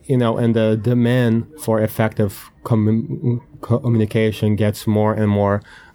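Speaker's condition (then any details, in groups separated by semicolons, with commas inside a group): Stuttering; stuttered in childhood, only kid in school who stuttered; still stutters; individual stuttering pattern, differs from how host stutters; repeated sounds, blocks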